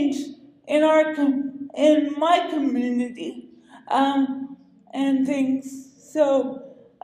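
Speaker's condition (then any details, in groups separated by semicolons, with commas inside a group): Cerebral palsy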